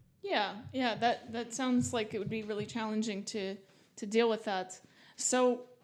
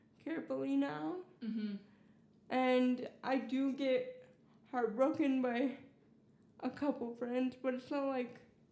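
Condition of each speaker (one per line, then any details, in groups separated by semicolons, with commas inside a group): No condition
Cerebral palsy; core and balance affected, manual wheelchair, slow handwriting; physical therapy, walks with assistance, regresses without therapy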